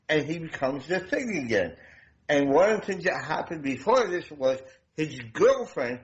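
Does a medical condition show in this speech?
Yes: damaged voice box; voice box damaged by medic during hospital transport after fire rescue, at least 25 years ago; voice sounds noticeably different, self-conscious about voice, limits meeting people.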